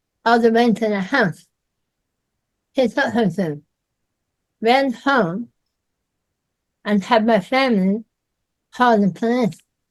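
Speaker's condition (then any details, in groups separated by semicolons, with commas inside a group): Myasthenia gravis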